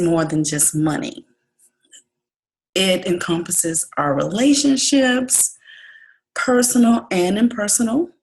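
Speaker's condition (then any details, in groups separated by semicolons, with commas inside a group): No condition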